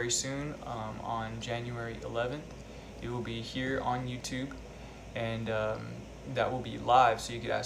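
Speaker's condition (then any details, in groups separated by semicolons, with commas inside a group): No condition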